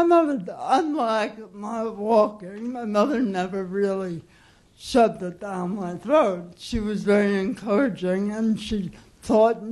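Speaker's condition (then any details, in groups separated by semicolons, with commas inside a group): Cerebral palsy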